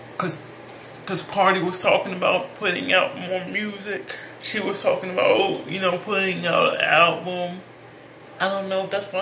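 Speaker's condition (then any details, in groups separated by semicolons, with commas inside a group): Cerebral palsy; speech is not the best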